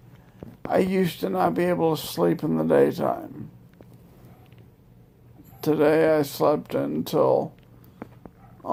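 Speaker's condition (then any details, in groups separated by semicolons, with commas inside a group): Multiple sclerosis; likely primary progressive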